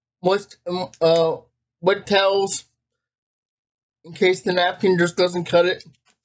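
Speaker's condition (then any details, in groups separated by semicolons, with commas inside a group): Cerebral palsy, spastic diplegia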